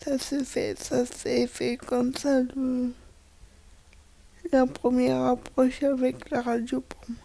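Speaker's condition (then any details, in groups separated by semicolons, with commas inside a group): Cerebral palsy; wheelchair user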